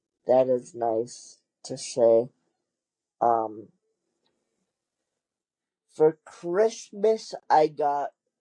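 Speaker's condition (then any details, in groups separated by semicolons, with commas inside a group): Cerebral palsy; wheelchair user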